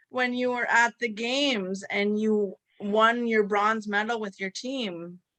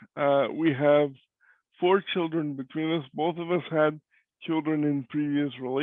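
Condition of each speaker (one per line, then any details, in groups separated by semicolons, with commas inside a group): No condition
Cerebral palsy; cannot walk; diagnosed at 10 months; voice is different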